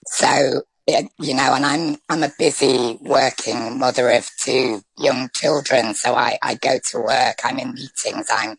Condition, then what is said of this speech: Laryngectomy. And so losing my voice, or my natural voice, I say, because obviously I'm speaking now and you can hear me.